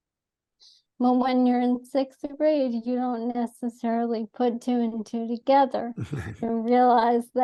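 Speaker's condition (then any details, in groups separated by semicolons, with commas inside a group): ALS; atypical case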